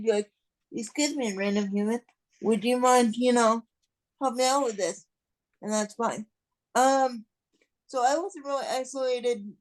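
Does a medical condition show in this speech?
Yes: cerebral palsy.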